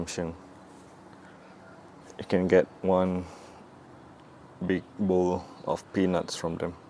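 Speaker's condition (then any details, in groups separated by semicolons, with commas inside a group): No condition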